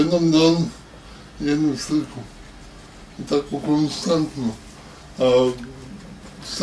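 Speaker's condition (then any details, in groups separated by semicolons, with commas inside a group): Cerebral palsy; hands unusable since childhood, uses left foot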